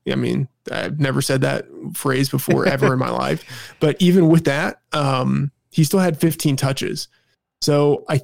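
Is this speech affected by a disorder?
No.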